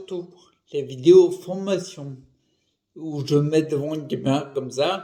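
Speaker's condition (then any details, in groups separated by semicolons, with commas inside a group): Primary progressive multiple sclerosis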